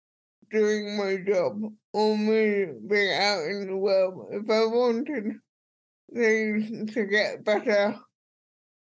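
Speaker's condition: Cerebral palsy; speech impediment

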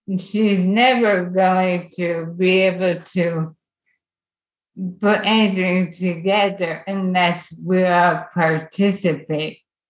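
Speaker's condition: ALS; onset with wrist weakness and reduced grip

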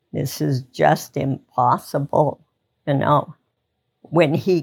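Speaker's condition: ALS; lost ability to walk

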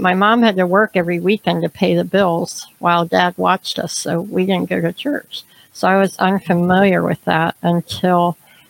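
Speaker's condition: Cleft palate, severe; congenital

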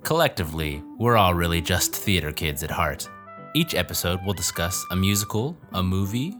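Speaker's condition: No condition

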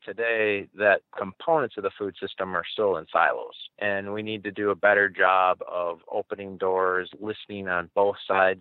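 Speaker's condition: No condition

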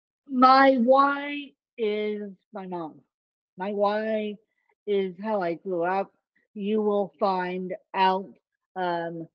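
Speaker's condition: Ataxic spastic cerebral palsy; learned via the Creative Pen Podcast

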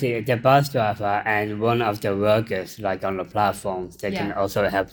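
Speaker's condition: Down syndrome; intellectual disability

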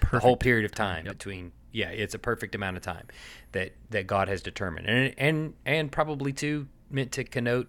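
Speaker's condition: No condition

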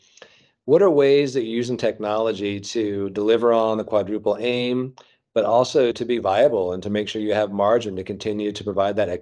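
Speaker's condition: No condition

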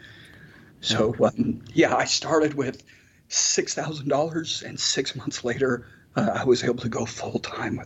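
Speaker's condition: Spasmodic dysphonia; slightly better over 10 years

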